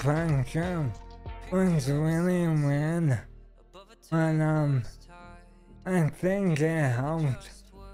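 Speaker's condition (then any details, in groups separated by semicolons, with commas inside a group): ALS; stem cell treatment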